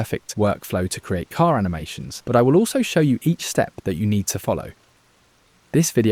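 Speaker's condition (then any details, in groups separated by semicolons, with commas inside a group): No condition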